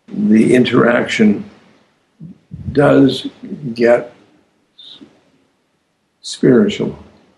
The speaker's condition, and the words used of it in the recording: Aphasia. It's obviously much harder to weave together a complex story with lots of different threads